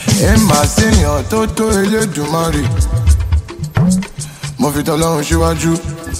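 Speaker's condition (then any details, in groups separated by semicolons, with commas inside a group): No condition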